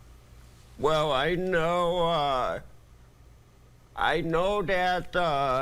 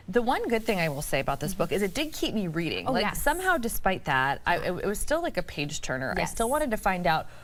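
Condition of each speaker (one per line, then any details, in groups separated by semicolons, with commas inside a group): Cerebral palsy; lack of oxygen at birth
No condition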